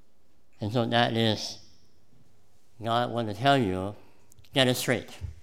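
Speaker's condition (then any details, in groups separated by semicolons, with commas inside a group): Cleft palate; congenital cleft palate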